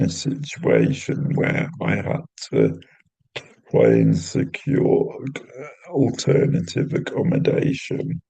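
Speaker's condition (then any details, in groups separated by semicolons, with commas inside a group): Cerebral palsy; intrathecal baclofen pump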